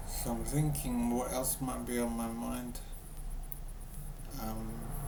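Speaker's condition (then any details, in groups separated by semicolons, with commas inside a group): Brain injury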